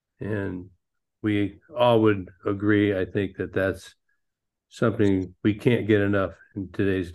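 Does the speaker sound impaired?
Yes: Parkinson's disease; man nearly 66.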